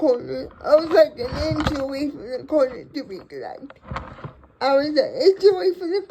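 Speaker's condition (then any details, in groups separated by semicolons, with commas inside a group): Cerebral palsy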